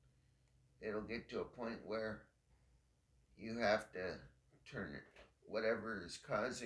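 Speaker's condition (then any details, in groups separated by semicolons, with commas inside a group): Cerebral palsy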